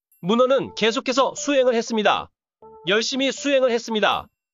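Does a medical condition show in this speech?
No.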